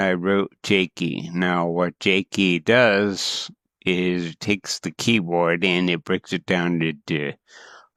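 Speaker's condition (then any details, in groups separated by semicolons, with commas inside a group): Cerebral palsy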